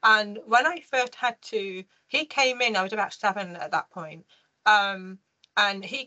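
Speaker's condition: Profound deafness; congenital

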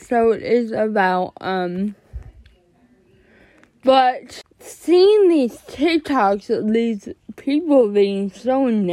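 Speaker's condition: Cerebral palsy; more jerking in class

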